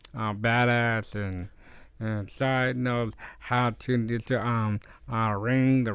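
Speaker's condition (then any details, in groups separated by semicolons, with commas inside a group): Down syndrome; known before age three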